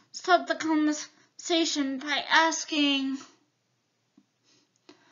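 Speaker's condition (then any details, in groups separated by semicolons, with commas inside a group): Cerebral palsy; affects all four limbs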